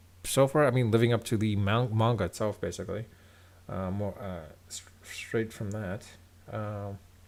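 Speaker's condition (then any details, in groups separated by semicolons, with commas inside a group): No condition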